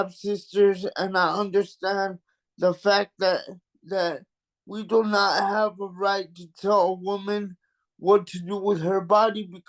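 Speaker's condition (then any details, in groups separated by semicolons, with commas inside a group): Cerebral palsy; mild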